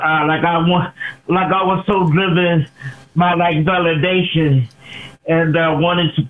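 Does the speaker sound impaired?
Yes: cerebral palsy; since birth, uses wheelchair, performs from wheelchair.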